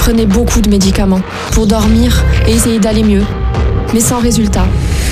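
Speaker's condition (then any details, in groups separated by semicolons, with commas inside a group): No condition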